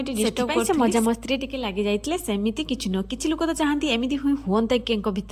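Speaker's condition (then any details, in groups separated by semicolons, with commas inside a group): No condition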